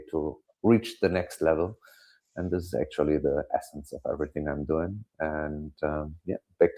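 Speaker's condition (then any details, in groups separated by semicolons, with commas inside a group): No condition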